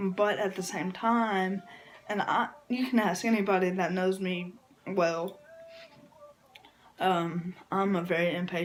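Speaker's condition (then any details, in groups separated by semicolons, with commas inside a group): Cerebral palsy; from birth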